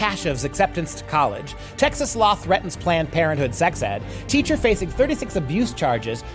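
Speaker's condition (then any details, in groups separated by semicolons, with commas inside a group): No condition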